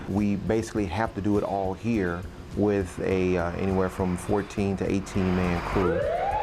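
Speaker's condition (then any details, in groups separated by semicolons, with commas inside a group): No condition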